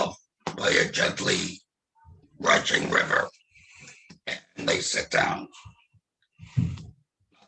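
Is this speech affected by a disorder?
Yes: laryngectomy.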